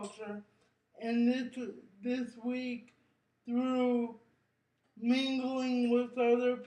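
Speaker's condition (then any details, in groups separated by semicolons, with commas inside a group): Cerebral palsy; brain injury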